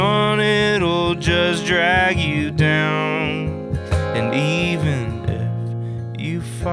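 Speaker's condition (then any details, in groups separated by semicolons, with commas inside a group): No condition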